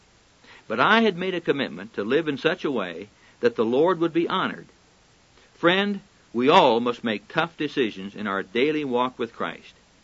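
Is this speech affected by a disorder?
No.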